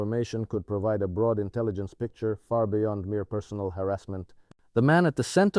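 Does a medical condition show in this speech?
No.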